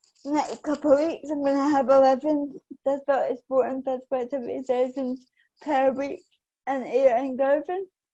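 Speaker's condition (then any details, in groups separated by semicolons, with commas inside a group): Cerebral palsy; affects balance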